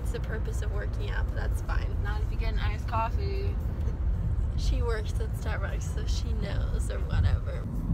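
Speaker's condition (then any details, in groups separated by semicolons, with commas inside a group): No condition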